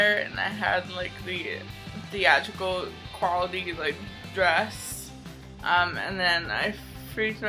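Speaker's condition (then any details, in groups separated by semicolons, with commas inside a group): Cerebral palsy, mild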